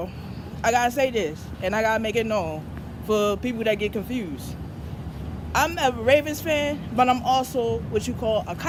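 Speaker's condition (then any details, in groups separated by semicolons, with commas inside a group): No condition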